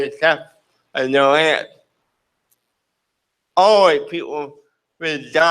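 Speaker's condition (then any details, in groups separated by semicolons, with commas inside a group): Cerebral palsy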